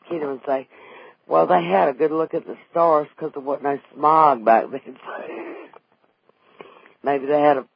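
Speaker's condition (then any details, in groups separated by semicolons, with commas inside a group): Vocal cord paralysis after stroke, unilateral vocal fold paralysis; one vocal cord paralyzed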